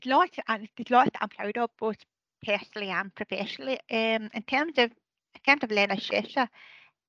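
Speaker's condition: Deafness; hearing impairment sometimes affects speech, sometimes talks too fast, unsure how loud or quiet

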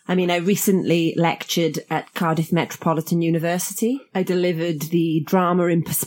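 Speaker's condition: No condition

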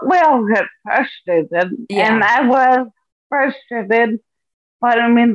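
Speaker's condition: Ataxia; stroke during benign brainstem tumor surgery at 26, right side numb, wheelchair one year; 5 years since onset, still shakes but much less, movement training for neuroplasticity, rock climbing; had speech, physical and occupational therapy

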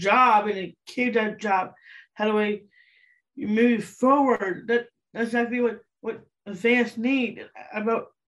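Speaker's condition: Down syndrome; adult of 25

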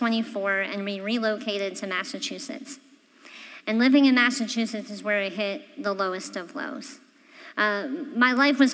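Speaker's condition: Cleft palate; congenital

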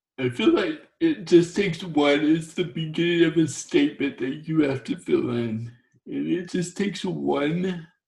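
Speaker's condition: Torsional dystonia; voice difficult to understand at first

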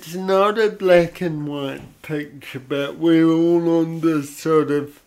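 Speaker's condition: Cerebral palsy; odd sort of voice

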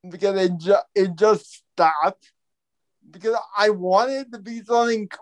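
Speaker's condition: Cerebral palsy; quadriplegic, wheelchair user

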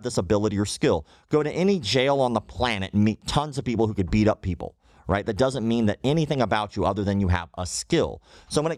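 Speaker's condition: Cleft lip and palate

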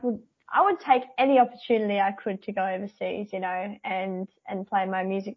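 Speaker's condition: Cleft palate; after slight palate revision surgery, closure restored, ongoing monitoring, further surgery not soon, protecting voice

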